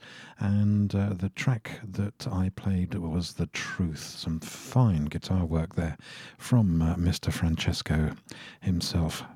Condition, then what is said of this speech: None; typical speech.